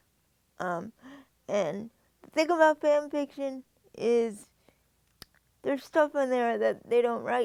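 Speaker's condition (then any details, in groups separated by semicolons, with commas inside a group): Cerebral palsy; spastic quadriplegic form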